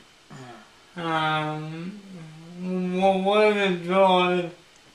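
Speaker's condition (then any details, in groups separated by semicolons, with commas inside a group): Cerebral palsy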